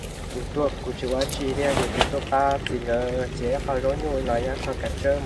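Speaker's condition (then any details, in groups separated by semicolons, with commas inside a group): No condition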